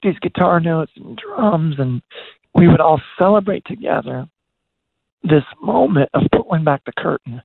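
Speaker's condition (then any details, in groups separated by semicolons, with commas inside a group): Voice disorder; progressive voice disorder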